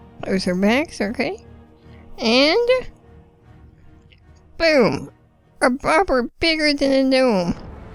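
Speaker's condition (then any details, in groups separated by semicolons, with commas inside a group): Spinal muscular atrophy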